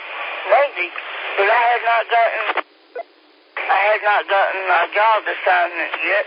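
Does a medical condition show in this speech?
Yes: speech impediment; several disabilities, long hard battle; still talks on ham radio.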